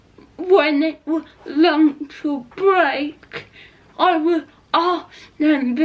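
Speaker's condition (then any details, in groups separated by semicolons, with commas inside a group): Cerebral palsy; not quadriplegic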